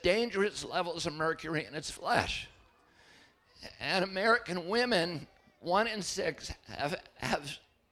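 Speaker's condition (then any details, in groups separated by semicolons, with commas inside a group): Spasmodic dystonia; onset at age 42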